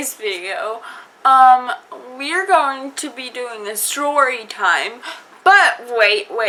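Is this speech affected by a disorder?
Yes: cerebral palsy.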